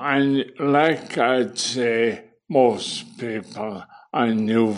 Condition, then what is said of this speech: ALS (motor neuron disease). Over the last 6 months, it's gradually deteriorating.